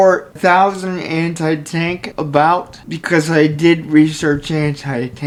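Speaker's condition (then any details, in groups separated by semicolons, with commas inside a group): Cerebral palsy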